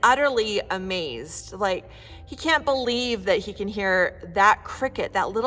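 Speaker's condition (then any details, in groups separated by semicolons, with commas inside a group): No condition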